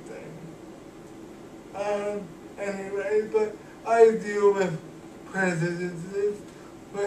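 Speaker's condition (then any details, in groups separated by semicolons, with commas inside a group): Cerebral palsy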